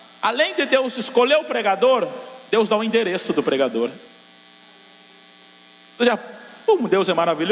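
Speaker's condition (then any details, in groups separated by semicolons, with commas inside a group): No condition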